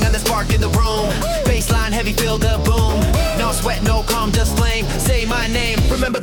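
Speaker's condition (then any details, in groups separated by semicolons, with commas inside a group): No condition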